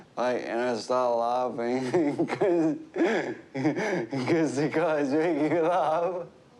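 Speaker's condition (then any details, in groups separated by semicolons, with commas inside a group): Traumatic brain injury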